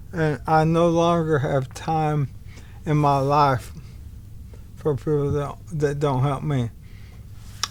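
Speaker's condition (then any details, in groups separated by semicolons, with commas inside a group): ALS; bulbar-upper onset, tongue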